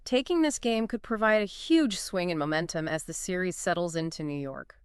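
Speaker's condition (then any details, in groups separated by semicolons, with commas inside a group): No condition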